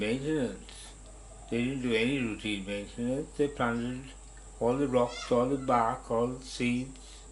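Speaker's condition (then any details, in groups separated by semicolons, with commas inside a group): Parkinson's disease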